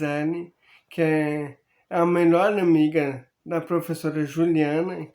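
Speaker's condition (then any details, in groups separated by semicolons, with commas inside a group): Amyotrophic lateral sclerosis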